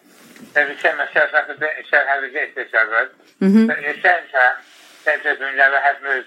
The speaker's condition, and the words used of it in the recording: Tongue cancer surgery. I think it's really difficult because my speech is so slow.